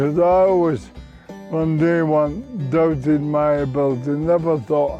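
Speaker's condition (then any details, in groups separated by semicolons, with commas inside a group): Motor neuron disease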